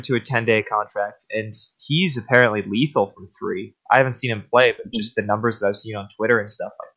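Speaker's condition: No condition

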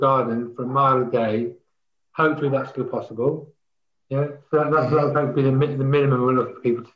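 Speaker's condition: Parkinson's disease; symptoms noticed by neighbour Dave Clark at age 39, diagnosed about 2 years later

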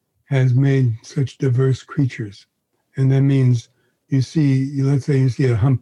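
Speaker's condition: Parkinson's disease; progressive

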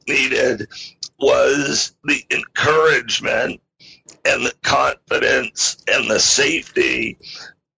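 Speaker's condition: Spasmodic dysphonia; voice recovered a good bit

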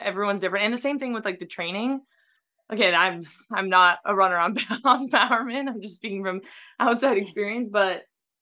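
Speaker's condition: No condition

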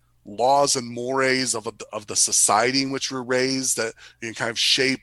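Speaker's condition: No condition

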